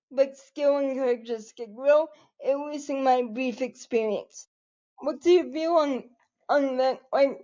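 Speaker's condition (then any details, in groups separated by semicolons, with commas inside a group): Cerebral palsy quadriplegia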